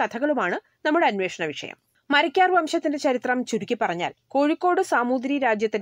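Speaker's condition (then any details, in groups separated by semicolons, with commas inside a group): No condition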